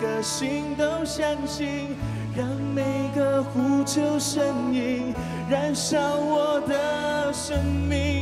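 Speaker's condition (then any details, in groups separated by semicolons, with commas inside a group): No condition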